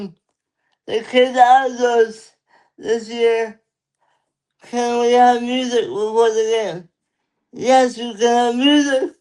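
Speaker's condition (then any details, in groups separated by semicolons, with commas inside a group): Cerebral palsy; lifelong; limited energy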